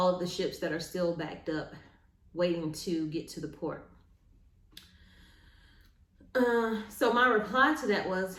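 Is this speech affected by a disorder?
No.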